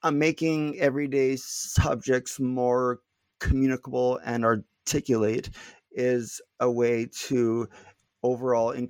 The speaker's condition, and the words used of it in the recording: Stuttering. So I stutter, even though I'm not stuttering much currently.